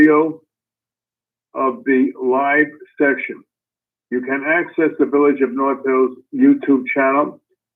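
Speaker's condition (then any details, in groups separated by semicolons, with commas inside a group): No condition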